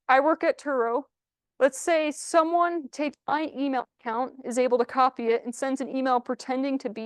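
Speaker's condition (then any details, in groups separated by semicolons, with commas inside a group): No condition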